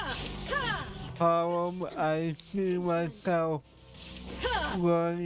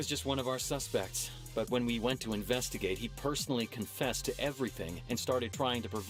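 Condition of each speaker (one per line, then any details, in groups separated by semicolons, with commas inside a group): Cerebral palsy; affects voice
No condition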